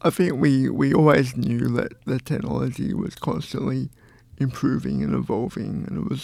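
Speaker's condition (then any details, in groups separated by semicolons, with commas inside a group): Cerebral palsy; born two months premature, lifelong wheelchair user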